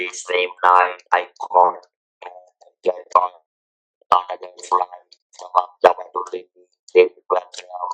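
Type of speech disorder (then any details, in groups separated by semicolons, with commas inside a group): Electrolarynx speech; throat cancer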